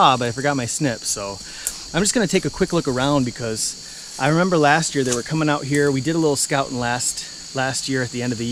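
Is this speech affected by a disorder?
No.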